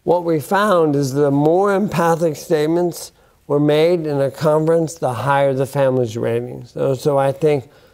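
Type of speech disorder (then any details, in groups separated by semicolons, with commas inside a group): Bulbar dysarthria; bulbar onset ALS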